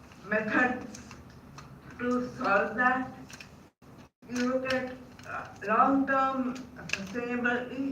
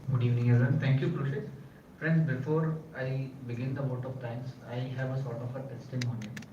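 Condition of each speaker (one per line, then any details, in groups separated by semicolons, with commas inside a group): Cerebral palsy; caused by encephalitis
No condition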